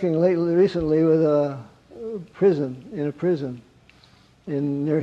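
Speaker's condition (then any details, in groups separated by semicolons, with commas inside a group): Parkinson's; wakes at night, gets up around 3 am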